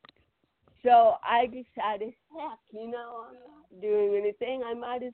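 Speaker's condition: Cerebral palsy; later lower back surgery

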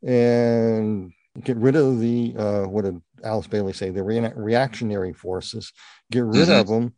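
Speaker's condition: Partial cleft palate; held back a school year because of it

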